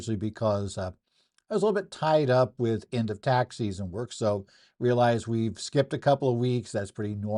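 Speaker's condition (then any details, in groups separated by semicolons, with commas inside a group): No condition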